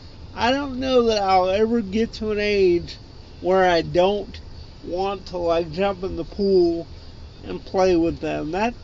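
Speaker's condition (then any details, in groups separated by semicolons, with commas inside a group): Cerebral palsy; needs help getting into pool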